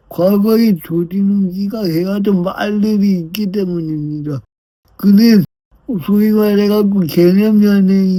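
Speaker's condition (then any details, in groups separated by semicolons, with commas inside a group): Brain lesion disability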